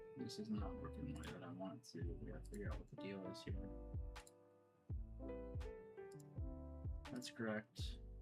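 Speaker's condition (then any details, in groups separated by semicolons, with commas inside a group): No condition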